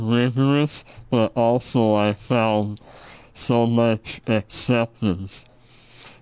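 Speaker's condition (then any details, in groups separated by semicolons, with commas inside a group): Treacher Collins syndrome; congenital genetic, no ears or ear canals, no eye sockets or cheekbones, jaw deformities, cleft palate; about 30 surgeries reconstructing whole facial skeleton, bone conduction hearing aids, hears through bones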